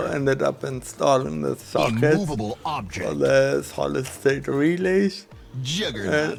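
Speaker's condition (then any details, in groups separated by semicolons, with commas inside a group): Cerebral palsy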